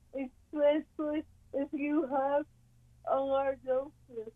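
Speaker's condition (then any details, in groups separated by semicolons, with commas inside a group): Cerebral palsy; yoga exercises including breathing, cobra, side-to-side stretches, forward and back bends, kinesiologist twice weekly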